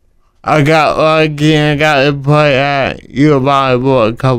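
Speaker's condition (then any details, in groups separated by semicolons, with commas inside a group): Cerebral palsy; talking affected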